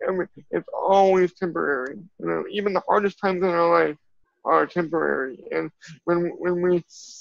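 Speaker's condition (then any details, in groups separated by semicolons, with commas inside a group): Cerebral palsy; from birth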